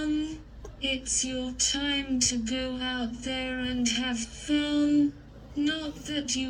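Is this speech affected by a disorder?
Yes: cerebral palsy.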